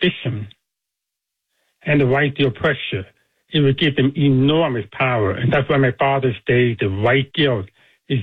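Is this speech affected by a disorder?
Yes: deafness; speaks with deaf accent.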